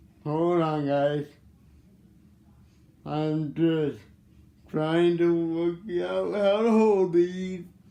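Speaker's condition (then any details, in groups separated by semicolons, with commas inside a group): Cerebral palsy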